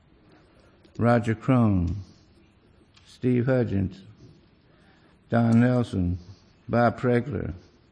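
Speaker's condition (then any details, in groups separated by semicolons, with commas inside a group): Parkinson's disease; small handwriting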